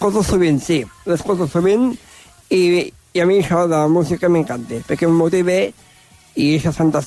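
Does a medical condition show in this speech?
Yes: Down syndrome; different learning pace.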